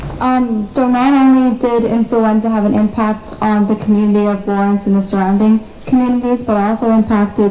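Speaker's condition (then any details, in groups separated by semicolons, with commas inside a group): No condition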